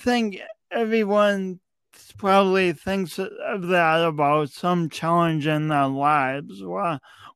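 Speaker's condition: Cerebral palsy; speech impediment evident tonight

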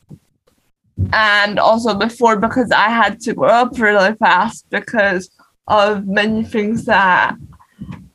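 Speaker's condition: Cerebral palsy; non-progressive

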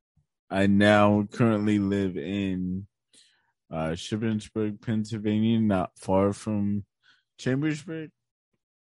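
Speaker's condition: Cerebral palsy; tight muscles

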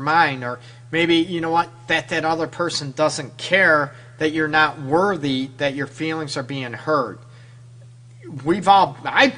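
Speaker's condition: No condition

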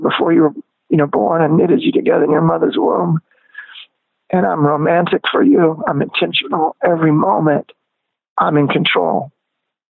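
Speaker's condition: Spasmodic dysphonia; lost control

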